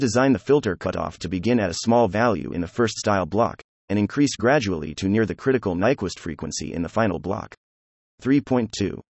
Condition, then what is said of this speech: No condition.